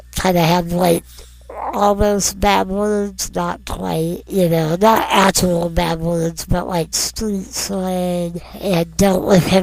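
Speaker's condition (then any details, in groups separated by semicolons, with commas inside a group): Non-progressive muscular dystrophy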